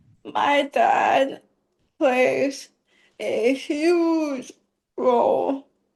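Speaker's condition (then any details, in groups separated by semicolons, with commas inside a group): ALS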